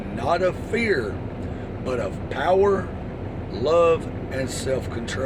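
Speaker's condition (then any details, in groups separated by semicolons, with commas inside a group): No condition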